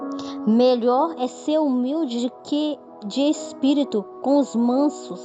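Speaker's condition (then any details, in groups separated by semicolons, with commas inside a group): No condition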